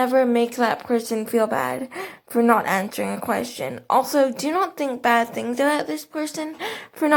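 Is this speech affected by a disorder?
Yes: cerebral palsy; quadriplegia, all four limbs; eats, chews and swallows normally.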